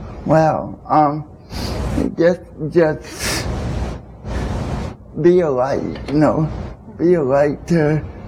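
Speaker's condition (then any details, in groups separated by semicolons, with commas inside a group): Cerebral palsy; congenital, since birth, told at early age would never talk or use bathroom; early prediction of no speech, now speaks in interview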